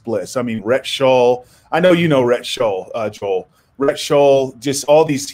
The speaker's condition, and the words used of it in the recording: No condition.